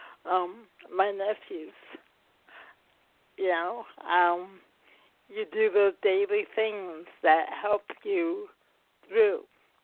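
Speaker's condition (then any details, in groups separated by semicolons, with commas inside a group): Cerebral palsy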